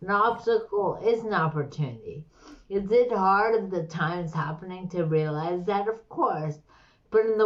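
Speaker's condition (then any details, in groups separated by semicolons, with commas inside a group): Slurred speech; brain condition, weakness, stroke-like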